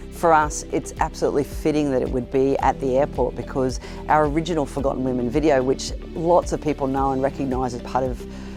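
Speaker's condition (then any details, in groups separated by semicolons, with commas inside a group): No condition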